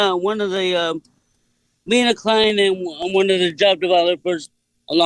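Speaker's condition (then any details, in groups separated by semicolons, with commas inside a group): Cerebral palsy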